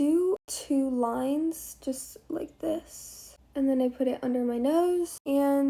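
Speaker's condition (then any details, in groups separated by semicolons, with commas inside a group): No condition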